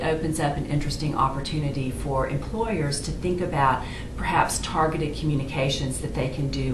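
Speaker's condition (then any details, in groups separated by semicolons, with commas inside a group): No condition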